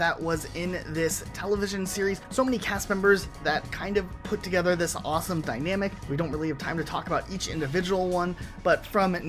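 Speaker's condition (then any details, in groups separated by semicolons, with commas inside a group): No condition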